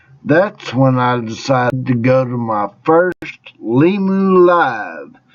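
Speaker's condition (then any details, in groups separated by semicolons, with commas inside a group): Traumatic brain injury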